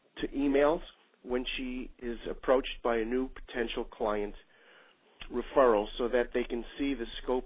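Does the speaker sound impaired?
No.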